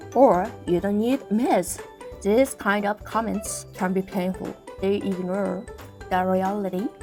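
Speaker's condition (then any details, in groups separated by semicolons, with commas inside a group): No condition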